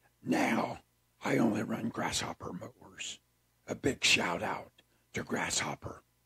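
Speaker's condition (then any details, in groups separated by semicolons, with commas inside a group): Throat cancer; tracheostomy tube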